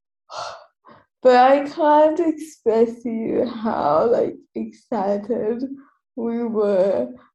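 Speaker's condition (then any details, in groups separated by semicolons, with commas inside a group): Cerebral palsy; quadriplegic, wheelchair user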